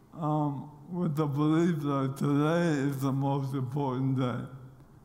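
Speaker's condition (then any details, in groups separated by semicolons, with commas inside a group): ALS; seen crawling on stage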